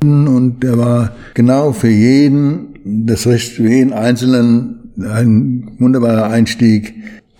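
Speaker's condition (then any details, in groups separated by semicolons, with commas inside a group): Parkinson's disease; needs much training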